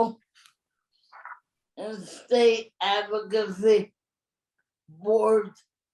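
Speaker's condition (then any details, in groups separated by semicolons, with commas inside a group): Cerebral palsy; present from birth, premature; age 51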